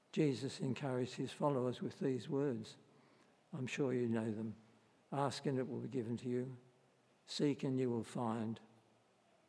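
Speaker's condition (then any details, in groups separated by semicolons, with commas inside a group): Parkinson's disease; varying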